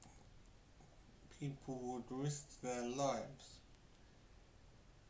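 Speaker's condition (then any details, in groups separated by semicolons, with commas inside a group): Brain injury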